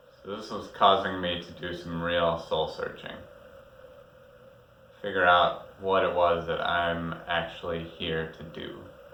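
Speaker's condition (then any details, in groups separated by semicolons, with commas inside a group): No condition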